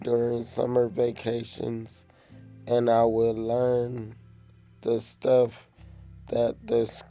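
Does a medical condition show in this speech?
Yes: cerebral palsy.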